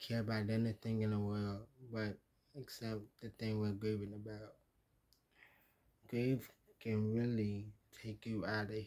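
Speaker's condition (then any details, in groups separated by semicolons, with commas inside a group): Traumatic brain injury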